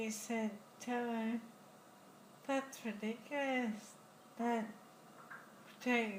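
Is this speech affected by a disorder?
Yes: Friedreich's ataxia; diagnosed in childhood.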